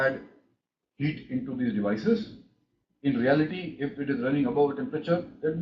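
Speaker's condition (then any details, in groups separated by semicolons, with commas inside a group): No condition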